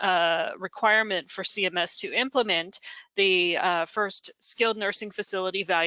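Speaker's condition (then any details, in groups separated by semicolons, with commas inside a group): No condition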